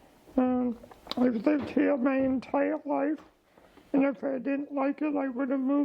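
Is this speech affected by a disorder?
Yes: ALS.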